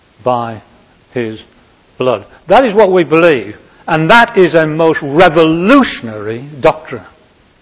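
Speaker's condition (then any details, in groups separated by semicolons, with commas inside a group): No condition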